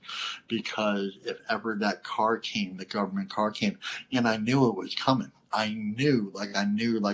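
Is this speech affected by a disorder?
Yes: cleft lip and palate; lisp.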